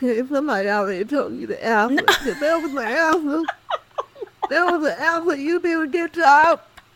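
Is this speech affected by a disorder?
Yes: cerebral palsy; speech affected.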